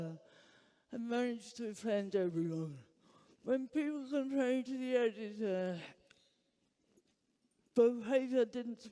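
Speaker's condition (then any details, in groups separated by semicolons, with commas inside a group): Huntington's disease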